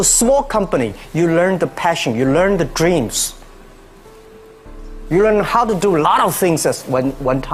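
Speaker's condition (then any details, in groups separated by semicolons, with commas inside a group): No condition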